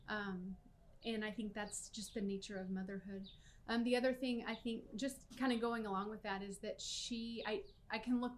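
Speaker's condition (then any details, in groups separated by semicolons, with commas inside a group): No condition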